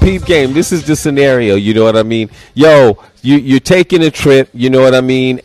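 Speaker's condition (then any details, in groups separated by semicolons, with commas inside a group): No condition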